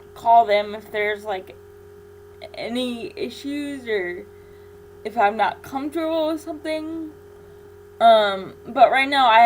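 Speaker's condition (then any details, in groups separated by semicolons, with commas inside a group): Cerebral palsy; infant ventilator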